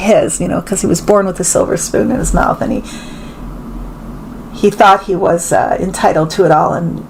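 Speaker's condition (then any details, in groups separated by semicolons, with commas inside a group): No condition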